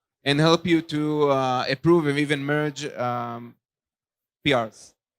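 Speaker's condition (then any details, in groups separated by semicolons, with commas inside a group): No condition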